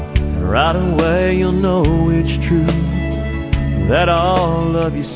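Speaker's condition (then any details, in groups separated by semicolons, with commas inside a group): No condition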